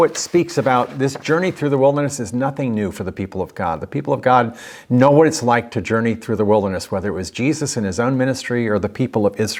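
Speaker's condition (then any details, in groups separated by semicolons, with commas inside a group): No condition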